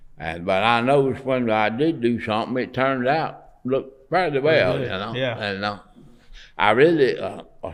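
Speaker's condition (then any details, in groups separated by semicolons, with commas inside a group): Parkinson's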